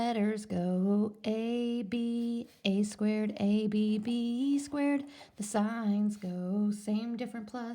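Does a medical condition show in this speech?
No.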